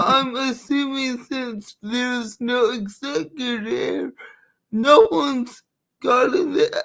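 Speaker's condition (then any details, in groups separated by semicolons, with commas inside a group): Cerebral palsy; speech affected, permanent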